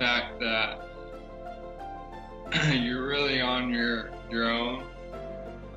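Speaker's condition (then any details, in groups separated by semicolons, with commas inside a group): ALS; about 50 pills each morning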